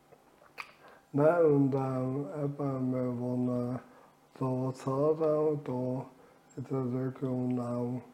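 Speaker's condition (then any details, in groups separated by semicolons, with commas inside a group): ALS; reduced air makes talking effortful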